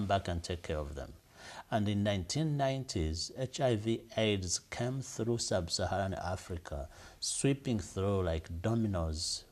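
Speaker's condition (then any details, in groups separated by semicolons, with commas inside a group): No condition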